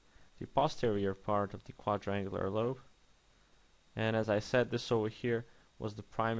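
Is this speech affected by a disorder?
No.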